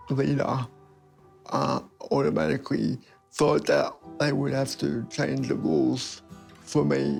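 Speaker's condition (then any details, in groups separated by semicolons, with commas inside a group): Cerebral palsy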